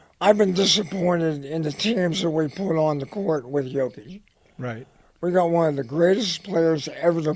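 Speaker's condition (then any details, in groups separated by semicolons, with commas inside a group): Head and neck cancer; dry throat, dry mouth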